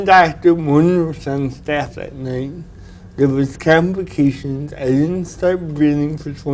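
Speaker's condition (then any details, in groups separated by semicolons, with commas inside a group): Cerebral palsy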